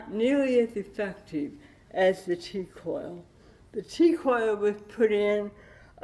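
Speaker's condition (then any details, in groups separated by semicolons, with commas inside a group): Cerebral palsy with dystonia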